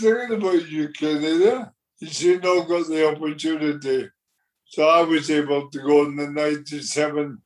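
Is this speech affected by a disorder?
Yes: motor neurone disease; progressive, notably worse than a couple of years ago; hands and arms sometimes not working, bad fall about 4 months ago hitting badly.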